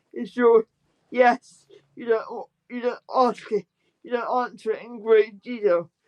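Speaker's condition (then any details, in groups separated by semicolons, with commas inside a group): Spastic quadriplegic cerebral palsy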